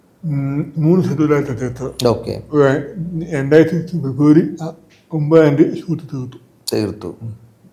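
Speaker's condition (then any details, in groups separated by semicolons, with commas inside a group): Cerebral palsy; from birth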